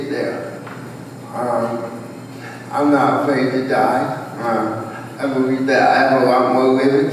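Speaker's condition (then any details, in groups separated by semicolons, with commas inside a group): Cerebral palsy, spastic quadriplegia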